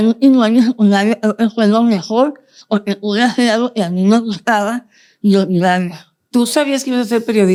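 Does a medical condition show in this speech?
Yes: Moebius syndrome; congenital, facial paralysis, no facial expression; 46 years since birth; communication not easy, speech not expected at birth.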